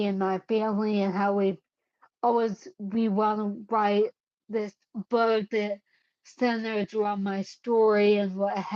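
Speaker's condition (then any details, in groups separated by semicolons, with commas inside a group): Cerebellar ataxia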